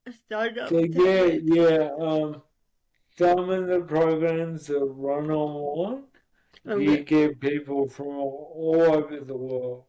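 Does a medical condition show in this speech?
Yes: cerebral palsy.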